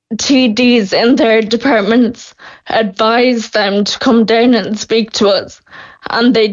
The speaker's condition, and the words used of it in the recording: Ataxia. I'm losing my speech. I'm losing my swallow. I'm losing my mobility.